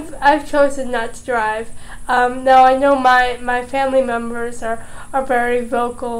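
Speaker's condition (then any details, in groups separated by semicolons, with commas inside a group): Cerebral palsy, mild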